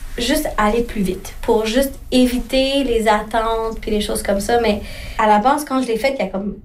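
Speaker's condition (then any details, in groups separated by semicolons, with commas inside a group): No condition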